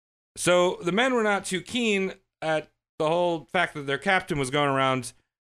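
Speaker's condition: No condition

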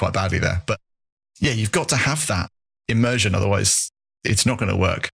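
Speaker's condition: No condition

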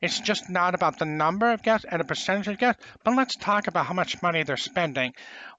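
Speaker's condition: Profound hearing loss, congenital; 90% in other

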